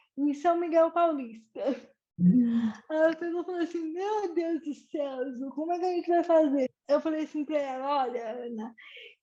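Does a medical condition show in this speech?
Yes: cerebral palsy.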